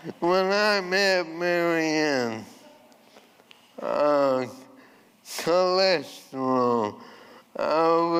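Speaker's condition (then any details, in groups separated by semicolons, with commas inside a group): ALS; voice changed from earlier resonant voice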